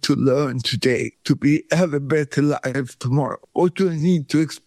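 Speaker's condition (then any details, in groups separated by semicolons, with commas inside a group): Cerebral palsy; cramp and pain free in Thailand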